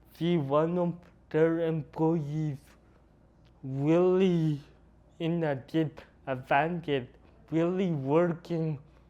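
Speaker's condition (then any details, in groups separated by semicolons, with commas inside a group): Cerebral palsy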